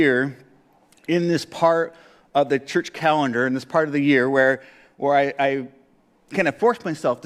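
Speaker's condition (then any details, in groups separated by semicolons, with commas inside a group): No condition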